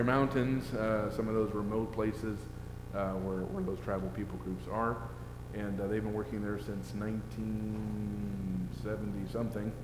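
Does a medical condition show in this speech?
No.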